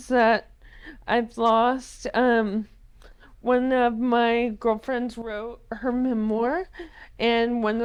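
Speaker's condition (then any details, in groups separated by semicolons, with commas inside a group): ALS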